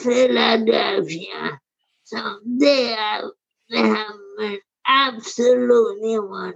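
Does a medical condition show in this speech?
Yes: primary lateral sclerosis; about 20 years, age 80, falls, poor walking, wheelchair, diagnosed by Dr. Macken; progressing, physical and occupational therapy, ALS clinic, ALS Association Philadelphia support; slurred speech, swallowing difficulty at first exam by Dr. Levitz, Lehigh Neurology, speech later forced quitting.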